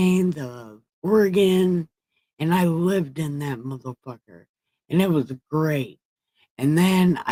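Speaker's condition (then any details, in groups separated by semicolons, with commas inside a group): Brain injury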